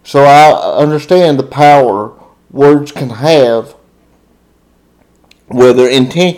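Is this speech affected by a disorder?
Yes: cerebral palsy, spastic diplegia.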